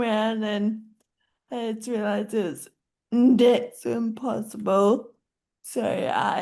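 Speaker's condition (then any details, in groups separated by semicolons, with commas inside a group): Friedreich's ataxia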